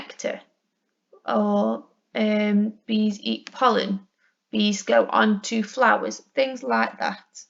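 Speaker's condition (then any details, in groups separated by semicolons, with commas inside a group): No condition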